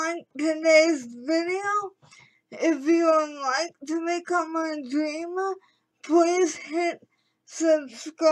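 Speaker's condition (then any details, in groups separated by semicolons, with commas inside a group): Cerebral palsy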